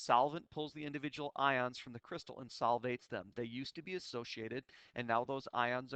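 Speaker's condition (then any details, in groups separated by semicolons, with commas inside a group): No condition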